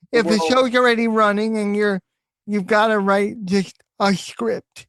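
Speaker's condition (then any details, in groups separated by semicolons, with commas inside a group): Cerebral palsy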